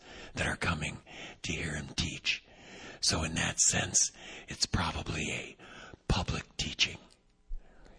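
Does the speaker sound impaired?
Yes: vocal cord paralysis, unilateral.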